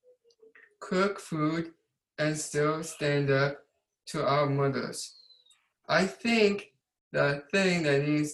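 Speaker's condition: Down syndrome; suspected by pediatrician morning after birth

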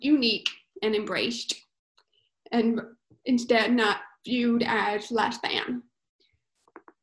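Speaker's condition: Profound hearing loss, congenital; profound hearing loss from birth, cochlear implant at age 3, hearing assistive technology, limited basic sign language; uses own voice, pins speaker next to interpreter in video calls; developed speech and listening skills after implant, became more independent in listening and speech

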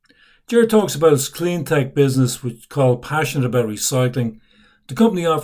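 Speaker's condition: No condition

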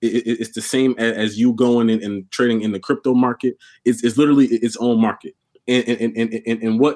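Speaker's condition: Stuttering; stuttered all life since childhood, volunteered for public speaking in high school and college; repeated sounds, repeated words

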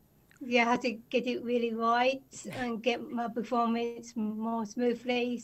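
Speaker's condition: Down syndrome; speech developed well

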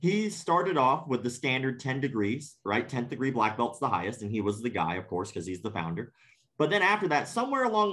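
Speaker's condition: Cleft palate; scars on face

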